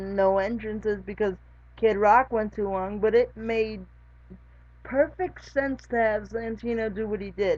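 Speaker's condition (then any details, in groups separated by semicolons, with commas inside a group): Cerebral palsy; lifelong, wheelchair user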